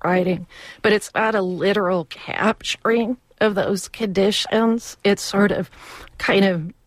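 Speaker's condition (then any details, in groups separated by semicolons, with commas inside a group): Laryngeal dystonia; choreographer Sid Perlman on hand as voicer if needed, speaks directly in interview; sometimes hard to speak, may need a voicer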